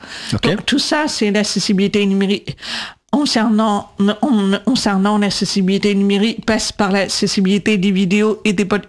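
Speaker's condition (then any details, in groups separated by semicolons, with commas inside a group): Deaf from birth; congenital deafness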